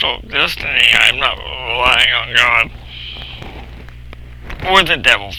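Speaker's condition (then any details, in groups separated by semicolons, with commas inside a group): Cerebral palsy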